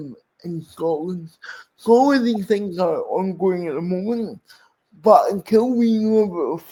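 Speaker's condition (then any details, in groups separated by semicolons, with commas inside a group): Cerebral palsy; speech impairment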